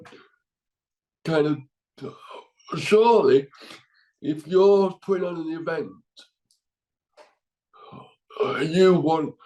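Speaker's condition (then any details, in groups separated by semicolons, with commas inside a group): Cerebral palsy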